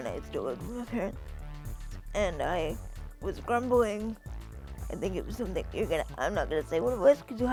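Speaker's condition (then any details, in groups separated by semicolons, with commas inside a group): Cerebral palsy; spastic quadriplegic form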